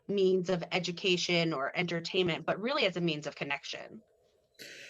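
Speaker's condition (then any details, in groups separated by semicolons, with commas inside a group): No condition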